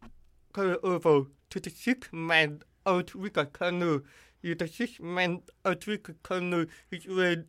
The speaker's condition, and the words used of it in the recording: Deafness. So sometimes my voice gets really distorted if I'm trying to scream at the full volume